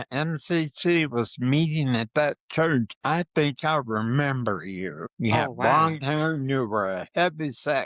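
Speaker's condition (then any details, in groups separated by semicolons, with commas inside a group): Parkinson's disease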